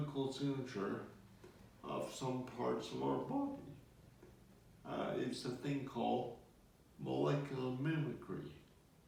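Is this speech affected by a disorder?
Yes: multiple sclerosis; diagnosed 10 to 15 years ago, progressing last three years.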